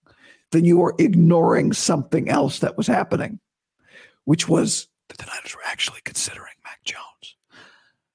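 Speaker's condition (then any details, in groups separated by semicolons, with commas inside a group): Vocal cord surgery recovery; best in two weeks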